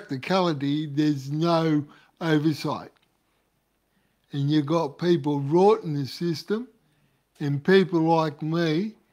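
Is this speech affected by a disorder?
Yes: cerebral palsy.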